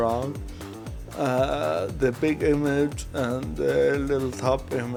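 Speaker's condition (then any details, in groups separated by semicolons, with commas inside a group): Cerebral palsy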